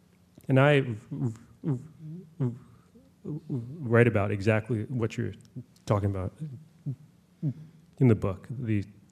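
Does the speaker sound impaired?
Yes: stuttering; present since at least ninth grade; here blocks.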